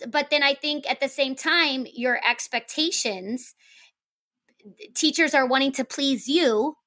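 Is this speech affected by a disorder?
No.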